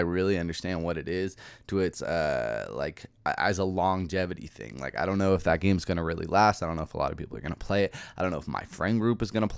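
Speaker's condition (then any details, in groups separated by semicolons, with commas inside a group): No condition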